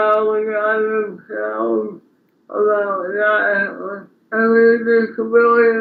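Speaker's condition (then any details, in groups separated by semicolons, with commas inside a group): Speech impairment after birth surgery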